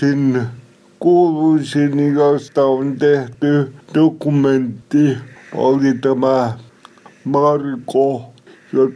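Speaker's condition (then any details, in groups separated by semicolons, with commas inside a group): Cerebral palsy; somewhat unclear, self-described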